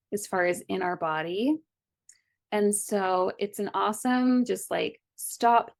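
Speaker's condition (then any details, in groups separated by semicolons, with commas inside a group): No condition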